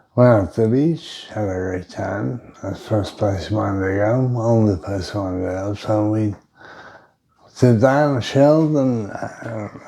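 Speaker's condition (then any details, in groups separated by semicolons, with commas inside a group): Brain injury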